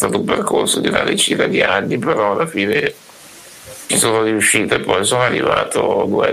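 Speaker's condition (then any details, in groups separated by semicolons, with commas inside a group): Duchenne muscular dystrophy; ventilator enables speaking and more autonomous breathing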